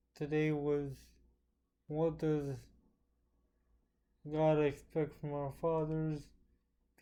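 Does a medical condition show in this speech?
Yes: cerebral palsy; with developmental delay.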